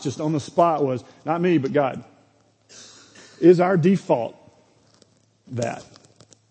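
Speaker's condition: No condition

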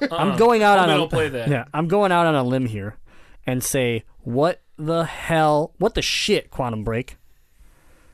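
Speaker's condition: Cleft palate; kept home from school while healing

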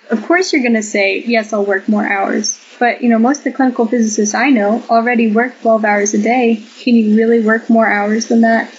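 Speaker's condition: No condition

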